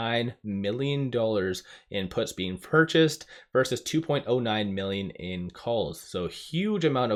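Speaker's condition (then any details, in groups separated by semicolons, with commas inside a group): No condition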